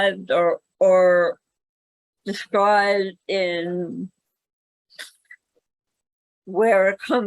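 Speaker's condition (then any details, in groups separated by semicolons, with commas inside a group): Cerebral palsy; speaks better than types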